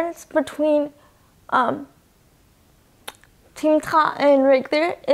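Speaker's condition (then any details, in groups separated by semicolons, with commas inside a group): Cerebral palsy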